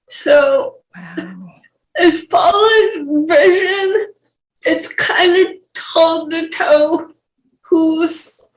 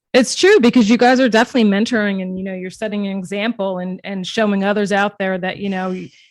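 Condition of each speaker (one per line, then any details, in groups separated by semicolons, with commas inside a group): Cerebral palsy; since childhood, uses wheelchair, wears braces; age 28, needs help with most daily tasks; speech issues, uses text-to-speech and speech-to-text
No condition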